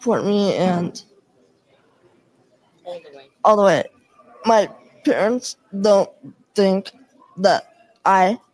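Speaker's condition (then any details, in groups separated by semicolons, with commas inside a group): Cerebral palsy and dystonia; from birth, born 3 months premature, lack of oxygen to cerebellum, with dystonia causing muscle stiffness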